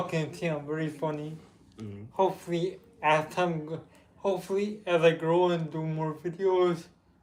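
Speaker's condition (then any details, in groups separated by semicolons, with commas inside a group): Cerebral palsy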